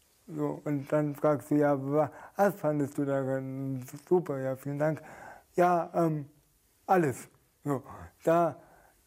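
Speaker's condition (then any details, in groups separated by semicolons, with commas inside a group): Stuttering; stuttering symptoms, also present during stage performances; prolonged sounds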